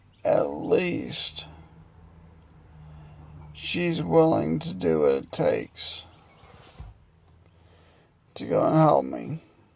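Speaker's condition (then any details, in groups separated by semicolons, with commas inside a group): Multiple sclerosis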